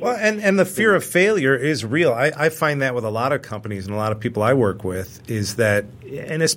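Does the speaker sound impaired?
No.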